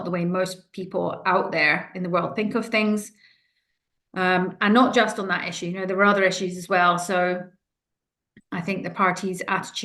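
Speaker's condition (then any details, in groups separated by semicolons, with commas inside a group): No condition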